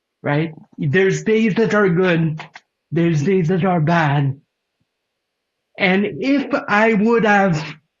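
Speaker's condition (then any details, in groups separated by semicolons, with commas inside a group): Cerebral palsy; present from birth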